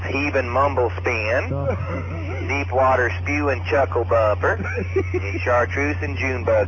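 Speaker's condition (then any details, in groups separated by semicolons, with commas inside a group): No condition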